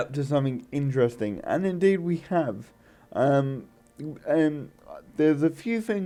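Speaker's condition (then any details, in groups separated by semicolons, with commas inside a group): Cerebral palsy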